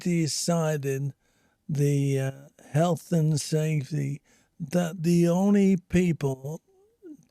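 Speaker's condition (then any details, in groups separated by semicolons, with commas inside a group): Speech apraxia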